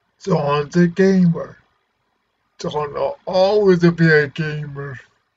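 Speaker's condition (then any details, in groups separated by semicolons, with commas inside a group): Cerebral palsy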